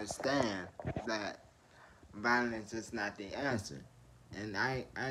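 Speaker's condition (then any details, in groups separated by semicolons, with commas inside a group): Traumatic brain injury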